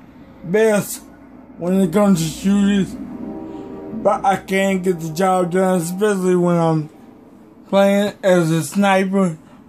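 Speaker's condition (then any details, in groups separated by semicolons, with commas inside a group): Cerebral palsy; affects muscles; uses adapted controller; may be hard to understand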